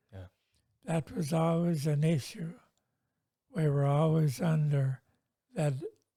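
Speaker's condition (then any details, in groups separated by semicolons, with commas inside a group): Multiple sclerosis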